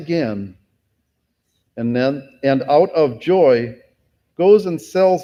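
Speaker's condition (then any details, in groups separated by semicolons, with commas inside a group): No condition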